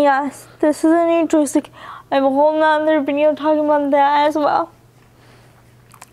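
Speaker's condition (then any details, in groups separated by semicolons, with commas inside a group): Cerebral palsy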